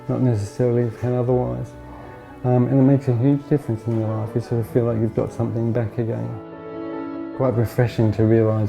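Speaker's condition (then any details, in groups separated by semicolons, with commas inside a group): Motor neurone disease; degenerative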